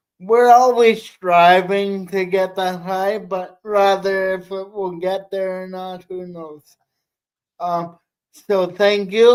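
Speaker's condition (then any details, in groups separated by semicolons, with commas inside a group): Cerebral palsy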